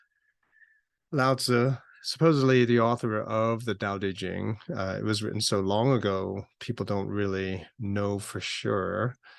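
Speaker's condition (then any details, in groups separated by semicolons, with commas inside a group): No condition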